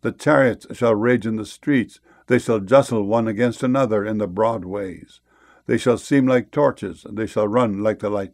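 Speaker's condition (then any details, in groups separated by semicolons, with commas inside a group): No condition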